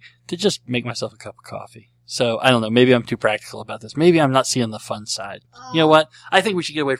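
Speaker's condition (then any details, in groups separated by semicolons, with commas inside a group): Cleft lip and palate; treated as a baby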